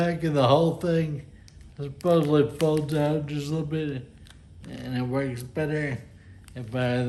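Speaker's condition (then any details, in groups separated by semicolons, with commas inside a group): Friedreich's ataxia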